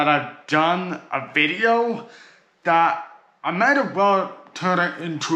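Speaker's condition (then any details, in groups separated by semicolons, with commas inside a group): Cerebral palsy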